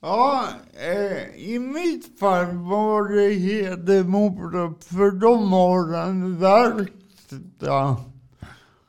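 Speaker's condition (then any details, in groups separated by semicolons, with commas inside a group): Cerebral palsy; drives adapted car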